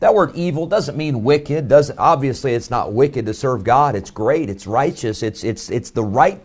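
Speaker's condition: No condition

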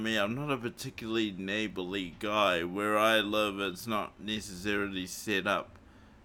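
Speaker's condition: Cerebral palsy; morphine not allowed after it

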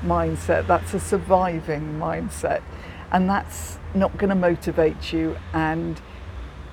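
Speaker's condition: No condition

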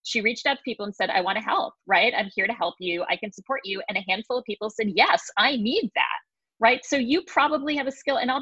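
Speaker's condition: No condition

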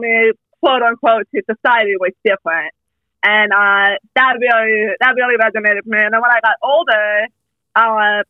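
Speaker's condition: Hearing loss, speech impediment, mild; hearing impairment since birth, relies on lip reading, not deaf, needs clear masks and subtitles; little bit of a speech impediment, speaks better than in childhood; voice sounds different, had intensive speech therapy

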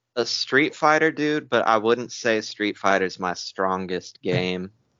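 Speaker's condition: No condition

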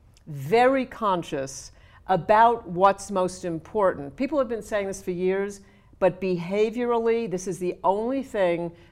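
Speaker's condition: No condition

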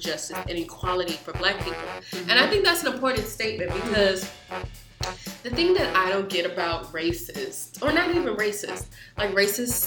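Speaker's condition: No condition

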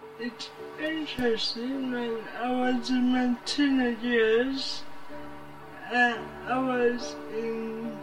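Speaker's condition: Cerebral palsy; adult

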